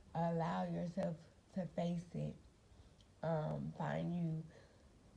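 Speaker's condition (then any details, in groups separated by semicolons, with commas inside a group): Cerebral palsy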